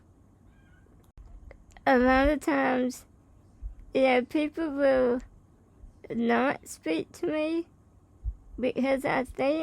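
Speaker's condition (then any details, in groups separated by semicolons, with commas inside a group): Spinal muscular atrophy type 2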